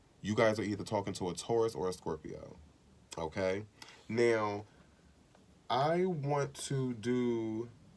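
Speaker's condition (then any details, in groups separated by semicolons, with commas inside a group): No condition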